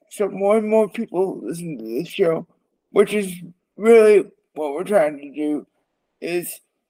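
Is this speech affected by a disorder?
Yes: cerebral palsy; from birth, wheelchair user, $100 Amazon manual chair as travel backup.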